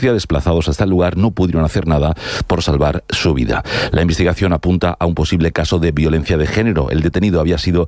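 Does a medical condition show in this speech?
No.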